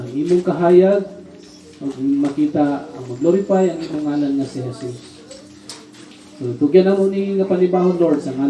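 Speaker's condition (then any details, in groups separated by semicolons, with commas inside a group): No condition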